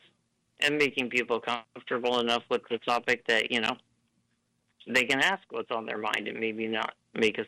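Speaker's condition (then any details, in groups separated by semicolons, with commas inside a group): Duchenne muscular dystrophy; ventilator may be audible, cadence slightly different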